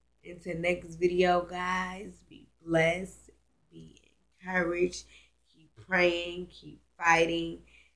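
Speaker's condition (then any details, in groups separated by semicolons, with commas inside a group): Cerebral palsy, spastic; now talking and breathing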